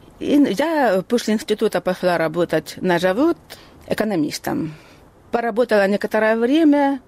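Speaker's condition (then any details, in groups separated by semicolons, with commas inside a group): Hearing loss, acquired at age 3; lost hearing at three, medical error, missed appendicitis, imported Atikon hearing aids since childhood, lip reads; over 50, hears only 20%; speech preserved thanks to hearing aids, worsened, speaks with an accent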